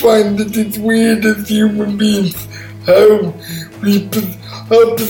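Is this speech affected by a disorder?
Yes: cerebral palsy; listeners hesitant to ask for repeats.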